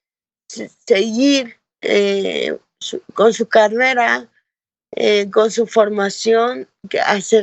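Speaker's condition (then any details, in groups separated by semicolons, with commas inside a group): Cerebral palsy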